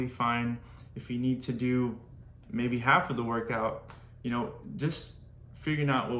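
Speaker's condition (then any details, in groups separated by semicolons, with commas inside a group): No condition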